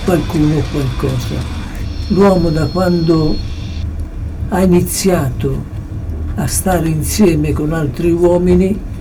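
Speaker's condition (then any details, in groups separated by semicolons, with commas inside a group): Parkinson's disease; approaching final stage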